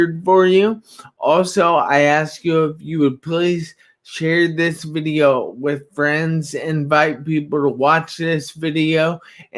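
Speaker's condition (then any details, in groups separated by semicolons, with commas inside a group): Traumatic brain injury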